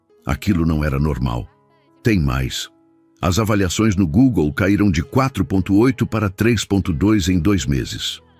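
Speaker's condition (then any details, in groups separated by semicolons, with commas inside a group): No condition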